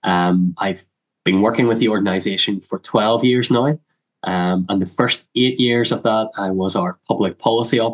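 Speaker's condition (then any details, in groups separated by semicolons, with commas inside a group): Cleft lip and palate; congenital, surgery and dental surgery in childhood; much speech therapy in childhood, dreaded reading aloud and public speaking as child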